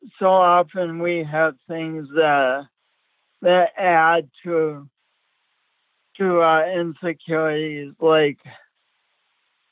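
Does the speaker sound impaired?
Yes: speech impediment; speech therapy as a child, repeating words over and over, impediment never went away.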